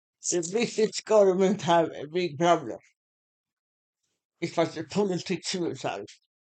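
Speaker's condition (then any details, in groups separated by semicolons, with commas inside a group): Muscular Parkinson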